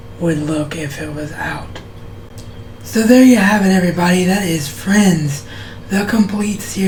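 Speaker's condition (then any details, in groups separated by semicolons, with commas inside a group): Cerebral palsy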